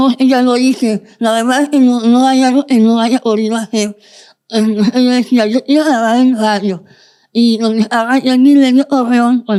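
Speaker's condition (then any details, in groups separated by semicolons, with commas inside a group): Moebius syndrome, congenital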